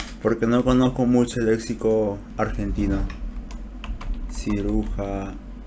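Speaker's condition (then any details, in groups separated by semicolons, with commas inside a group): No condition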